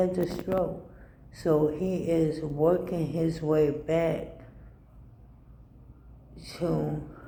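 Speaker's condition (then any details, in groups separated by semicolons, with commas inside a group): ALS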